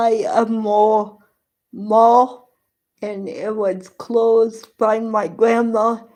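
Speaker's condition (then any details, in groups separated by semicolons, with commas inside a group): Cerebral palsy; present from birth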